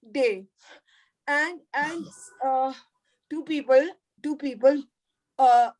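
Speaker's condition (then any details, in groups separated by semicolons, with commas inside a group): Cerebral palsy; floppy limbs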